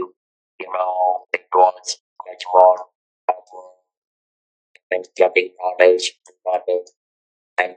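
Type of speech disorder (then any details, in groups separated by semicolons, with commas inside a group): Electrolarynx speech; throat cancer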